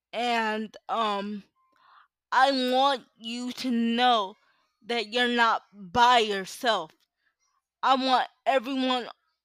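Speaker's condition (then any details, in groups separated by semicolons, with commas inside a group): Cerebral palsy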